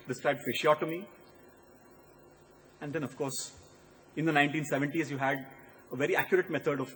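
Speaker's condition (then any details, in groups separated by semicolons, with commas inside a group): No condition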